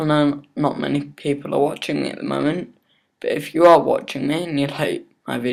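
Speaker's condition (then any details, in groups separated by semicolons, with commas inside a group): Cerebral palsy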